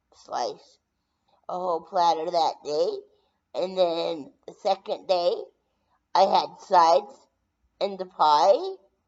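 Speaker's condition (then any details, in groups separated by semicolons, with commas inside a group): Brain injury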